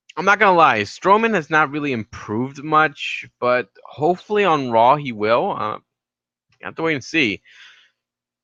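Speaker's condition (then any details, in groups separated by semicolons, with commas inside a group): No condition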